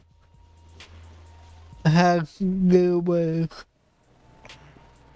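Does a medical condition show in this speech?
Yes: cerebral palsy; affects voice.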